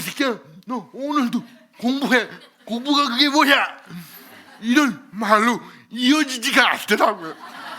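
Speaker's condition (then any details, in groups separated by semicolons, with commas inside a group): Cerebral palsy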